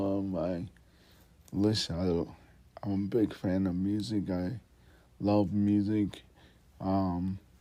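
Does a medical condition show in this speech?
Yes: multiple sclerosis.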